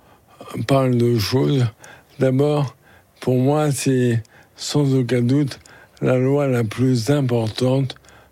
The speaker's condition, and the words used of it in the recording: ALS (motor neuron disease). Et en ce moment-là, dans quelques jours ou semaines, je ne sais pas, je vais perdre ma voix.